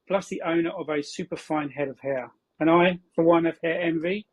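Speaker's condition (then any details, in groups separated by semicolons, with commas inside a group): No condition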